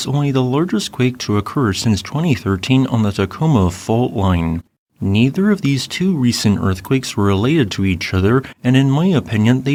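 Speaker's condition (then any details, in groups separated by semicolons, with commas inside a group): No condition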